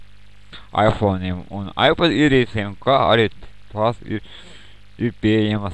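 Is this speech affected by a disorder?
Yes: cerebral palsy; speech not very clear.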